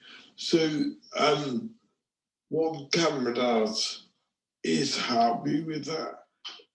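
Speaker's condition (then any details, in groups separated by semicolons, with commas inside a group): Brain injury; severe traumatic, from a fall; early after injury; communicating and listening difficult, speech practice with virtual reality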